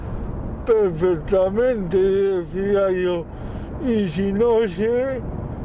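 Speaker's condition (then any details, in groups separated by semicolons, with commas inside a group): Cerebral palsy; from birth, birth complication with forceps delivery, all four limbs affected, muscle atrophy in hands and legs, drives automatic car; age 36; speech slightly affected, some difficulty speaking but understood perfectly, once not understood by phone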